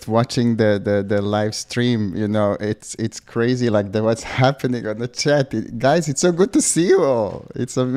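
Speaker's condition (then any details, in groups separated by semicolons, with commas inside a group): No condition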